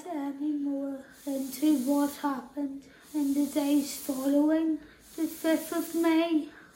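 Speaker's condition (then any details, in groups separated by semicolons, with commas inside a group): Tracheostomy and ventilator dependent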